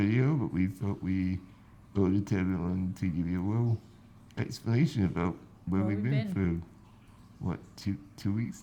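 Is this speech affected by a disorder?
Yes: spinal muscular atrophy.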